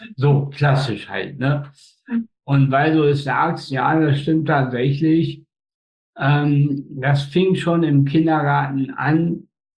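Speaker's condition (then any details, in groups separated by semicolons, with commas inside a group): Spastic tetraparesis, spastic quadriplegia; slightly hoarse from many speeches, runs half marathons, practises piano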